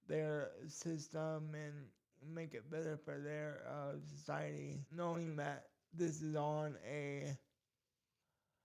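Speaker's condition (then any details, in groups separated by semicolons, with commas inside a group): Cerebral palsy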